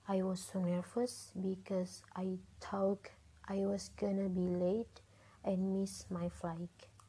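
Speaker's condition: No condition

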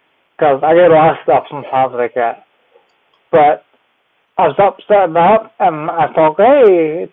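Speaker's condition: Cerebellar ataxia; team helps up and down stairs

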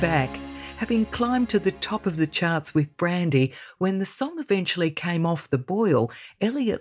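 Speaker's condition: No condition

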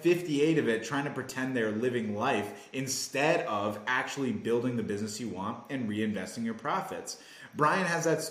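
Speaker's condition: No condition

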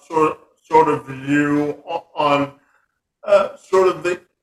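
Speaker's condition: Cerebral palsy; severe cerebral palsy

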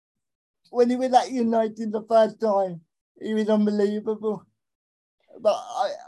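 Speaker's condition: Cerebral palsy; worse when distracted by several things

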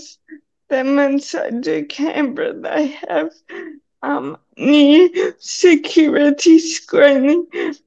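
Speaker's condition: Cerebral palsy; needs hand to hold on steep stairs

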